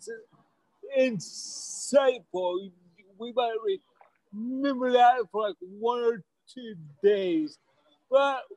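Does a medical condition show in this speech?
Yes: stuttering; stutter since at least college years, once severe, stuttered every word of first talk at OU campus ministry; stutters less than in earlier years; milder now, still stutters; here repeated sounds, blocks.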